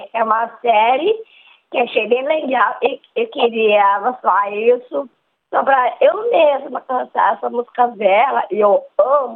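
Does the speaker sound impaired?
Yes: Down syndrome; already talking when small, began stuttering after 2.5-year move to Germany, development somewhat delayed.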